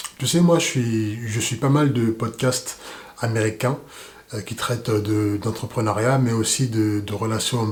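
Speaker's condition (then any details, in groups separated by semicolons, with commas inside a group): No condition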